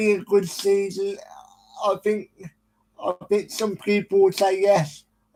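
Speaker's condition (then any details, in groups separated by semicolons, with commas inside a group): Cerebral palsy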